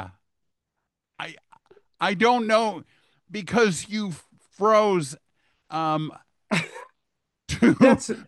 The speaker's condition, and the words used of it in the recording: Aphasia. Talking much better than you talked when I was last in LA, like, ooh, God, it was like 2 weeks ago or so.